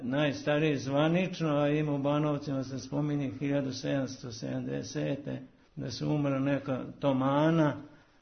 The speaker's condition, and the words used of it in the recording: Parkinson's disease. I vi imate poteškoća zdravstvenih, bolujete od Parkinsonove bolesti, ali se naravno to ne vidi na radiju, mi pričamo najnormalnije, uspevate i da prevaziđete te teškoće, nije to lako.